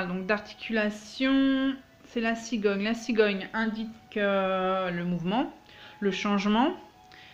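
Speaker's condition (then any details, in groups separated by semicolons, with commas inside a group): No condition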